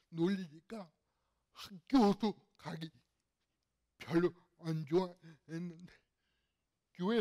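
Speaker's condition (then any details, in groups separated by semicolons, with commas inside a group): Cerebral palsy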